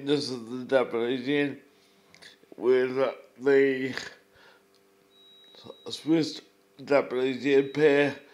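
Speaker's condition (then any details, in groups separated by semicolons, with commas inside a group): Cerebral palsy; uses wheelchair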